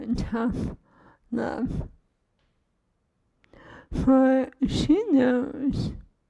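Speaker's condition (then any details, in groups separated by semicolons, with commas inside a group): ALS; swallowing lost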